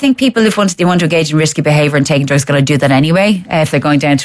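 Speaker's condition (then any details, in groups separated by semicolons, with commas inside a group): No condition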